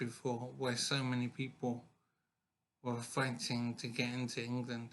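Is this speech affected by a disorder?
Yes: brain injury; severe.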